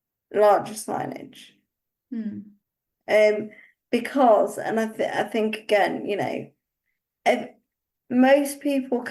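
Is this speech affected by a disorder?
Yes: cerebral palsy; uses wheelchair.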